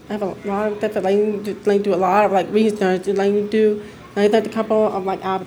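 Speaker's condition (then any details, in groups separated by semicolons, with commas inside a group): Deafness; mix of speech and sign growing up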